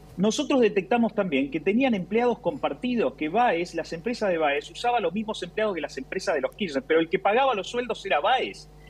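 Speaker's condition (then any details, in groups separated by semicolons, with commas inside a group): No condition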